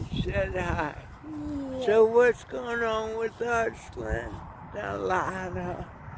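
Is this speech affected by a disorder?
Yes: cerebral palsy; speech impairment, effortful words, abbreviations come out clearer.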